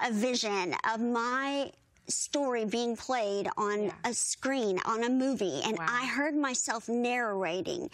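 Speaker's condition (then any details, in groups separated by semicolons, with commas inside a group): Bilateral cleft lip and palate; severe bilateral, congenital, born in Guatemala mountains, unable to nurse as newborn, not expected to survive, hear or speak; speech hard to understand in childhood, needed interpreters, singing voice strong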